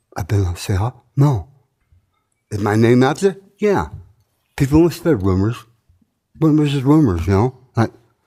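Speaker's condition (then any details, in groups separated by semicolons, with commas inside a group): Tardive dyskinesia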